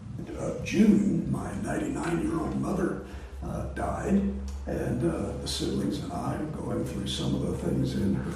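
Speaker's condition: Voice disorder; not contagious

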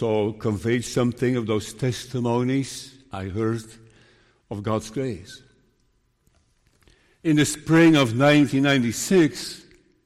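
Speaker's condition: Parkinson's disease; still preaching

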